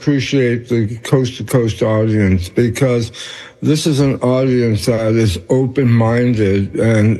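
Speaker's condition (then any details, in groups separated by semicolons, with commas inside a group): Tongue cancer; seen by ear nose throat doctor, throat scan malignant, later scan benign tumor; slurred speech; slurred speech attributed to tongue cancer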